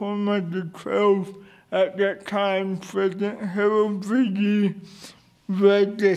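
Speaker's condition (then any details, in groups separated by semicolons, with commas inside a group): Cerebral palsy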